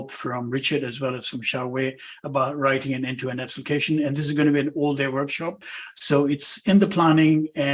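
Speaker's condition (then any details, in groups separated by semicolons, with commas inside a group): No condition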